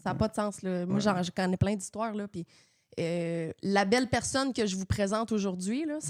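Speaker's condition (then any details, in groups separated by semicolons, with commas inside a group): No condition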